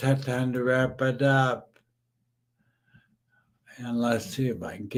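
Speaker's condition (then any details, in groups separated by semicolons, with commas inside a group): Brain injury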